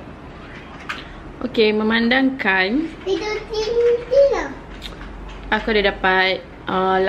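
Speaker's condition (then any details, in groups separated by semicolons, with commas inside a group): No condition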